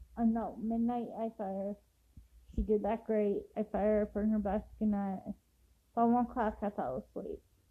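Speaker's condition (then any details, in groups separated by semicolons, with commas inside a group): Cerebral palsy; affects walking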